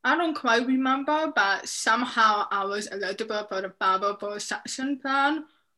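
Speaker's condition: Deafness; profound, noticed at 7 months, unknown cause, bilateral cochlear malformation, left cochlear implant at 3; left cochlear implant processor, right hearing aid, FM system, lip reads, masks hinder lip reading; speech therapy for speaking and listening in deaf and hard of hearing program

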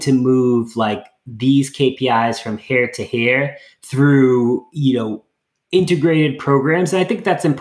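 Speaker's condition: No condition

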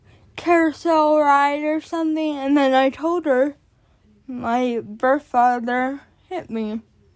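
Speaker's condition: Cerebral palsy; born addicted

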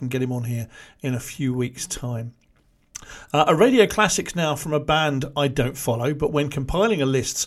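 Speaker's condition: No condition

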